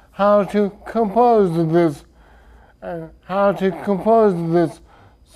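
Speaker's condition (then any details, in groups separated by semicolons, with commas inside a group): Traumatic brain injury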